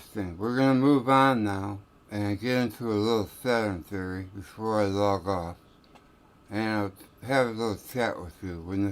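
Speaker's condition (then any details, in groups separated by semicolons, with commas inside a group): Tongue cancer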